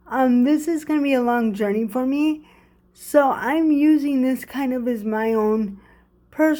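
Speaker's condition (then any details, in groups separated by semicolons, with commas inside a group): Cerebral palsy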